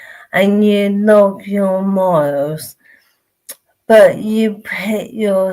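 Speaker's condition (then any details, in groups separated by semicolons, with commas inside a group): Motor neurone disease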